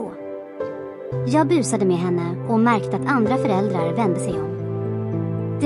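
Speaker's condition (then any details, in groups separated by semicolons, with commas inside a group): No condition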